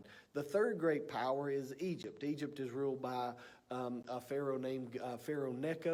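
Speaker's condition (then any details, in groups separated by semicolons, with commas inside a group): No condition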